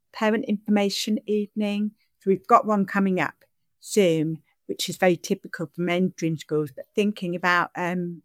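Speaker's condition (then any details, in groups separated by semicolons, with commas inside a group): Deafness; sign-supported English, signing and speaking at the same time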